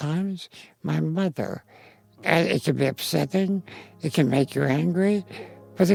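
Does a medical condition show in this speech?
Yes: spinal muscular atrophy, congenital.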